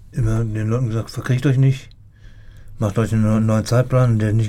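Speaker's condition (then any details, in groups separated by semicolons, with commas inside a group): Parkinson's disease; says speech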